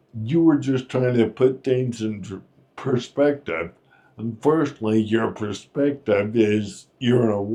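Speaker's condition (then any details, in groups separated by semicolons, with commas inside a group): Friedreich's ataxia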